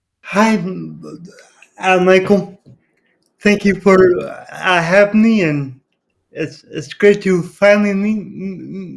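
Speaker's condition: Cerebral palsy; repeat surgery expected

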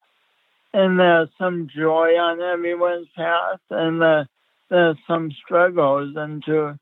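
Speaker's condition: Speech impediment; since childhood

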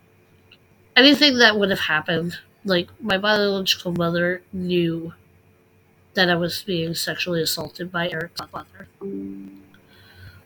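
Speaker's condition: Cleft lip and palate, unilateral cleft lip and palate; audible heavy breathing or wheezing heard over words

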